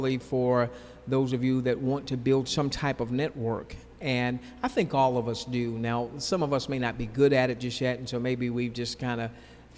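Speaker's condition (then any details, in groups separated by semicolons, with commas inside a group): No condition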